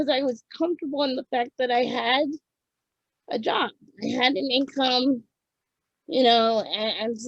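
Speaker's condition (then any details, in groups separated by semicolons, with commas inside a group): Cerebral palsy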